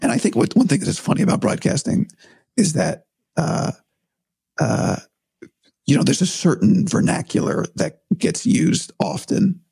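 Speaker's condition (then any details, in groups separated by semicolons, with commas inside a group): Vocal cord surgery; vocal cord problem, not uncommon, long search for diagnosis, vocal cord surgery by ear nose and throat surgeon; recovering after recent vocal cord surgery, voice temporarily compromised, not yet back to full; objectively worse than usual, unsure if voice returns to 100%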